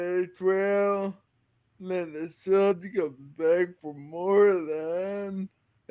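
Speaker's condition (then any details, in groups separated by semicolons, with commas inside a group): Friedreich's ataxia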